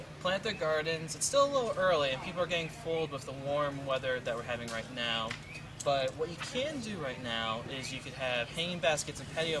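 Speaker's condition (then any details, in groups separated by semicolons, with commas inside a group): No condition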